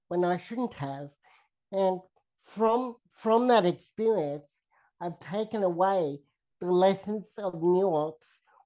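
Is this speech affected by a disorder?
Yes: cerebral palsy, spastic quadriplegia.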